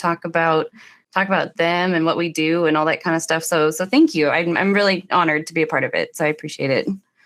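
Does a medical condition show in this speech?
No.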